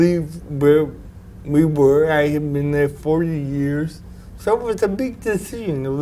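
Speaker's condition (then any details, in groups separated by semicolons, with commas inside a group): Cerebral palsy; from birth, physical effects; predicted early to never speak well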